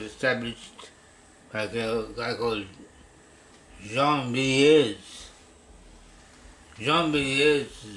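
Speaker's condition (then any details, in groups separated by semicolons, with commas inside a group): Parkinson's disease; hypersalivation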